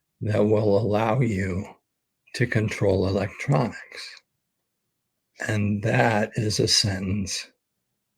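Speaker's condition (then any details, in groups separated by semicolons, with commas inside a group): ALS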